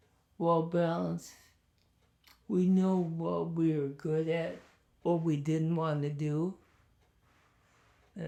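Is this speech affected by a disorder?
Yes: ALS.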